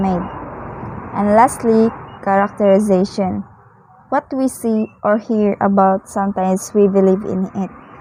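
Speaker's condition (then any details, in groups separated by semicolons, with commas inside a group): No condition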